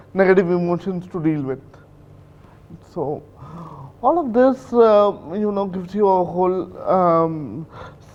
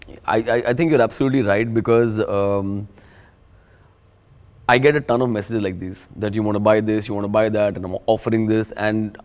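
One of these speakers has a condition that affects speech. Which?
The first: cerebral palsy; present from birth, four major surgeries.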